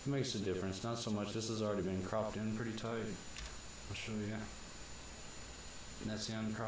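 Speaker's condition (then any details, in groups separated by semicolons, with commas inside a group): No condition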